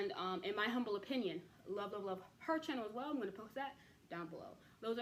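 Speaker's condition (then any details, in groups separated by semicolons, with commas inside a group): No condition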